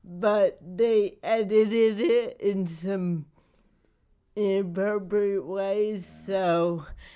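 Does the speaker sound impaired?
Yes: cerebral palsy; wears down with age.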